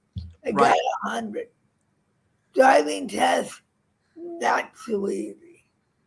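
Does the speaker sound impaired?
Yes: cerebral palsy; permanent, wobbly gait, frequent falls; described as drooly and funny, once judged too poor for teaching, mistaken for drunk.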